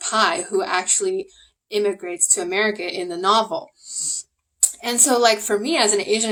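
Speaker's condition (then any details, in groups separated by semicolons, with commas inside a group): No condition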